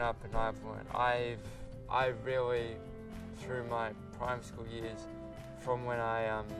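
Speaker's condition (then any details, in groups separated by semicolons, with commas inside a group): Cerebral palsy; from birth, T34 wheelchair racing class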